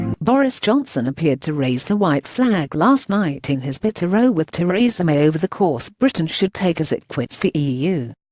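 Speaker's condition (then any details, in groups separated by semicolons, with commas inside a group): No condition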